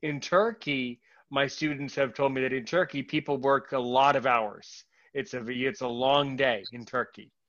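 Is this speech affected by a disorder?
No.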